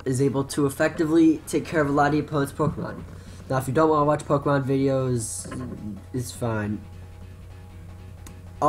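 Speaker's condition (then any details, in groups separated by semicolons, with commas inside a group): No condition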